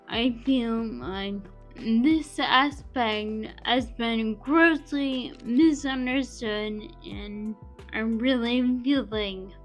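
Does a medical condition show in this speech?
Yes: Friedreich's ataxia.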